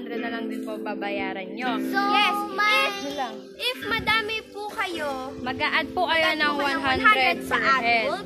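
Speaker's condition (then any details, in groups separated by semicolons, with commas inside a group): No condition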